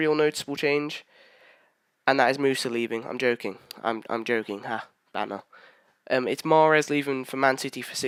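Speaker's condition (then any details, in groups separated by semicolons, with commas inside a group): No condition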